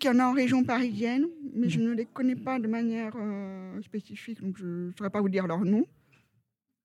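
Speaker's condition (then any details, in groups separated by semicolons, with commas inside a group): Profound congenital deafness, profound, from birth; hearing aids give only small help, oral speech since early childhood; speech heard by others as foreign accent, difficulty with foreign languages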